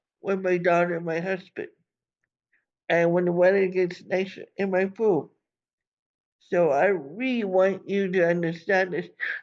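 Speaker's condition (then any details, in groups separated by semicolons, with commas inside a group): Cerebral palsy; from birth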